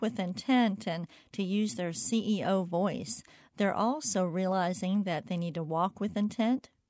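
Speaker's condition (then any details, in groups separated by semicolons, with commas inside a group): Cleft palate; communication disorder, helped by speaking with intent and more effort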